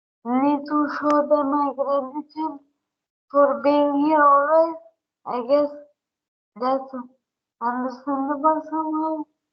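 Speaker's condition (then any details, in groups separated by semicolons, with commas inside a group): Brain injury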